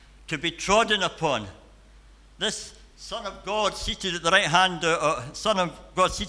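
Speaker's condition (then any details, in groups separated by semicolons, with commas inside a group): Cleft palate and cleft lip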